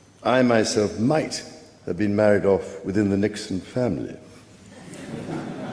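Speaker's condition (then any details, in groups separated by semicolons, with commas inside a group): No condition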